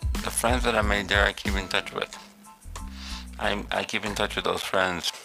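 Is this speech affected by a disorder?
Yes: cerebral palsy; pre-op sedatives.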